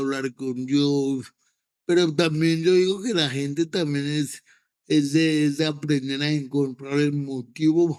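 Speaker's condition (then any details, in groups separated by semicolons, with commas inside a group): Cerebral palsy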